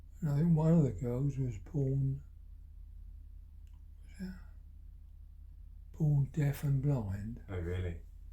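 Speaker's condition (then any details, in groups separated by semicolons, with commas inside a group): Parkinson's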